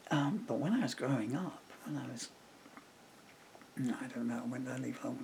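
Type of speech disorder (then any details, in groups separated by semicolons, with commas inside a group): Bulbar dysarthria; progressive bulbar palsy (MND)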